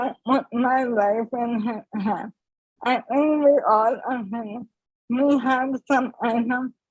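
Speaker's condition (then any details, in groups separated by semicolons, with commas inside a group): ALS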